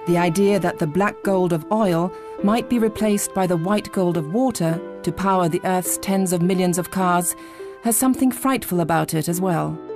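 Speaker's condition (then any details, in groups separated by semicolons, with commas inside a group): No condition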